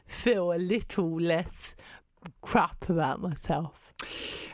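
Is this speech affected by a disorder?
Yes: cerebral palsy.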